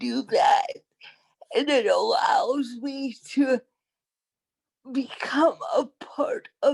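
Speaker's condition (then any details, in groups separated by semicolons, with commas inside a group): Cerebral palsy; prematurity, brain oxygen deprivation, lifelong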